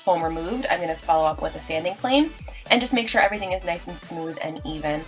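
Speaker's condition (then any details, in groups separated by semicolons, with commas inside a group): No condition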